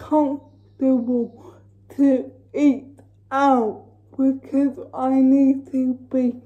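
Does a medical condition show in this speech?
Yes: cerebral palsy; uses feeding aid; feeds self with aid.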